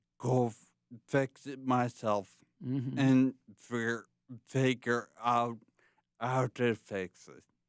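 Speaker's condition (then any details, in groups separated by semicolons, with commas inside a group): Traumatic brain injury from tumour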